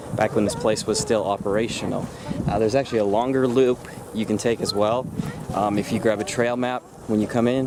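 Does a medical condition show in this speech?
No.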